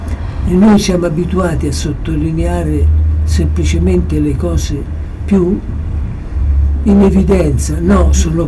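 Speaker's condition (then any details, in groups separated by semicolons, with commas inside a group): Parkinson's disease; approaching final stage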